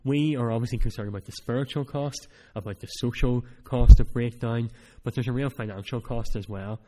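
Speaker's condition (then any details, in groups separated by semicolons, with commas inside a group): Cleft palate; speech not that clear at times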